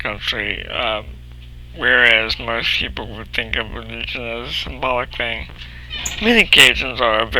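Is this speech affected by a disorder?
Yes: cerebral palsy.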